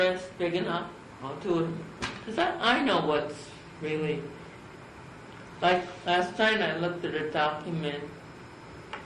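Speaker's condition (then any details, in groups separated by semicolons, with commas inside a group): Cerebral palsy; from birth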